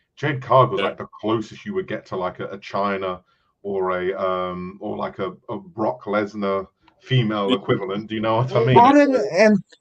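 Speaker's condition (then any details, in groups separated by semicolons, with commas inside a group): No condition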